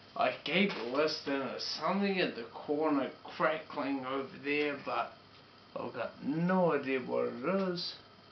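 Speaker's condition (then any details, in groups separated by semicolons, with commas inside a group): Multiple sclerosis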